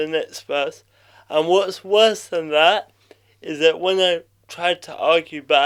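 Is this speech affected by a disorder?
Yes: cerebral palsy; from birth, possibly breathing arrest at birth.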